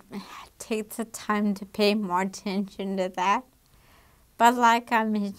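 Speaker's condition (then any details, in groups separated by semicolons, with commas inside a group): Damaged diaphragm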